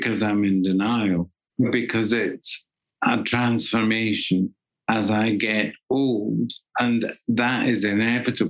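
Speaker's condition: Parkinson's disease; symptoms regulated by stimulation

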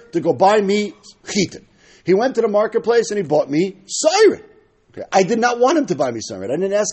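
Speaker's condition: No condition

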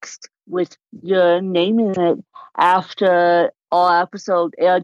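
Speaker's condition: Cerebral palsy, moderate; can talk

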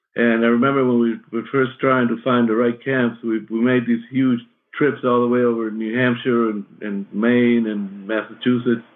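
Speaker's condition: Parkinson's; shaky voice, may stumble on words

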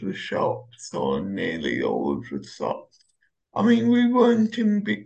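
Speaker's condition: Cerebral palsy; uses Omeo wheelchair

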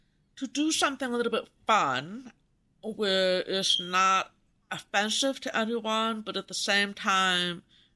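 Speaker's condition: Profound deafness; congenital, maternal rubella (German measles) in 1964 outbreak, about 30% hearing left ear, 40% right, tone deafness; pulled out of class weekly for speech therapy in school

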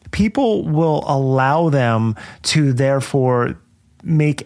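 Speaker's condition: No condition

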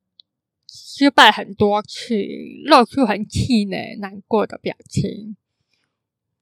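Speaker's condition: Congenital hearing impairment; congenital cochlear underdevelopment, cochlea missing one turn, skull opened for cochlear implant (电子耳); cannot hear clearly, relies on watching eyes and surroundings to communicate; intonation slightly different from typical speakers, can sound sing-song

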